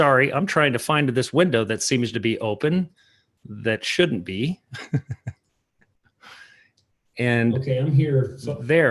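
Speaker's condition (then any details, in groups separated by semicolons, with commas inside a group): No condition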